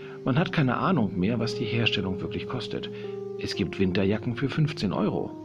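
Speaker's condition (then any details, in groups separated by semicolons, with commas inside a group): No condition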